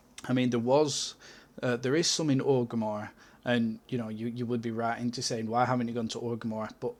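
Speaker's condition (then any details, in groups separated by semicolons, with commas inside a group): No condition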